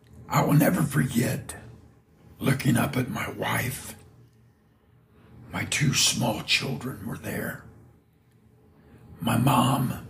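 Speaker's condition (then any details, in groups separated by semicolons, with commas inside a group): Partial laryngectomy; tracheostomy tube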